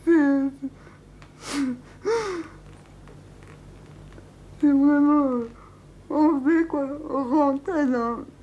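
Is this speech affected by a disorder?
Yes: cerebral palsy.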